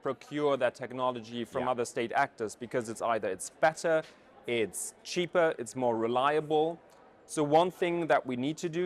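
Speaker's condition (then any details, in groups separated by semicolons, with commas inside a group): No condition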